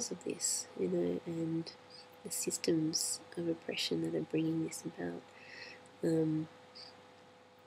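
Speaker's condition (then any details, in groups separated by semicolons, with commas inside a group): No condition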